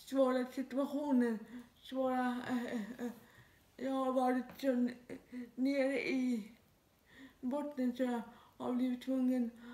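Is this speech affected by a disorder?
Yes: dyskinetic cerebral palsy, severe.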